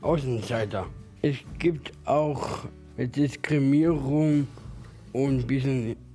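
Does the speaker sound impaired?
Yes: Down syndrome; trisomy 21, third copy of chromosome 21, present from birth; 18 and a half years old.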